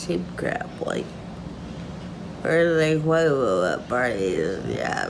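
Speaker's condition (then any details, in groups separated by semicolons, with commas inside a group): Friedreich ataxia, severe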